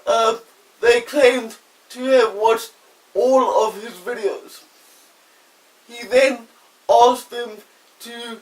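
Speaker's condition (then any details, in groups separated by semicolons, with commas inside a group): Quadriplegic cerebral palsy, severe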